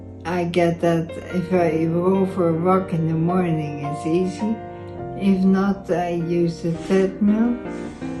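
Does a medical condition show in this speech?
Yes: multiple system atrophy.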